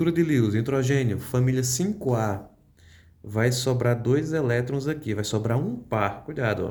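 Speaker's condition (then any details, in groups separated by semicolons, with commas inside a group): No condition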